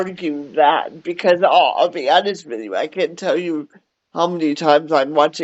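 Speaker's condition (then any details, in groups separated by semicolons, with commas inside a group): Cerebral palsy; cerebral palsy, wheelchair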